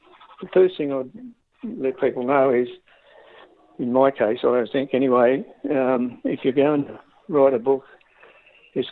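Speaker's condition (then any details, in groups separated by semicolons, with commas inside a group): Parkinson's disease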